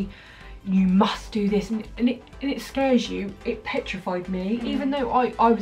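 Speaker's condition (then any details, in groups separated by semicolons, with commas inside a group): No condition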